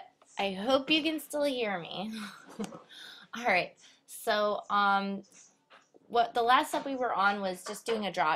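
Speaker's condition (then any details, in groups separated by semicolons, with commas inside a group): No condition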